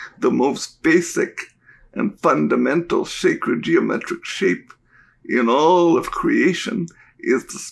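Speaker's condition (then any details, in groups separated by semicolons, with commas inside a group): Cerebral palsy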